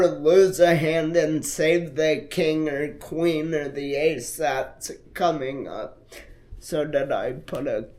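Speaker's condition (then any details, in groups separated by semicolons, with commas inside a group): Multiple sclerosis; affects hands and left arm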